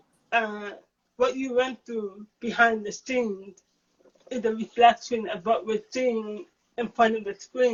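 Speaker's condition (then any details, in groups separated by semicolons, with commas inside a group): Cerebral palsy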